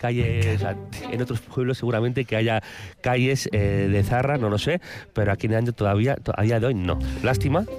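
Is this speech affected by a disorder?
No.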